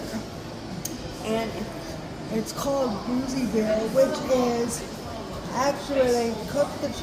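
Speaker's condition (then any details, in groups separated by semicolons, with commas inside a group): Cerebral palsy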